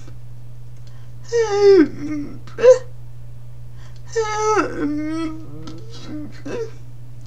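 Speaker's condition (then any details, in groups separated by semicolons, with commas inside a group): Cerebral palsy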